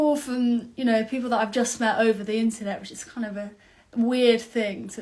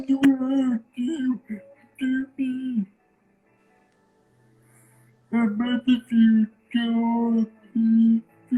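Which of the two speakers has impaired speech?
The second: cerebral palsy; singing lessons developed singing voice.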